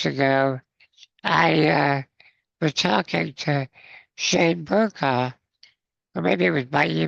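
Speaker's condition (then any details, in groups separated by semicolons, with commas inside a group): Spinal muscular atrophy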